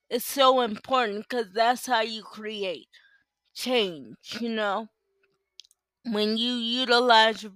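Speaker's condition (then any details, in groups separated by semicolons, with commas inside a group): Cerebral palsy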